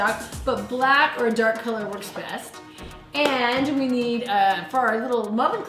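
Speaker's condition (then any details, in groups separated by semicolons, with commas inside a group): No condition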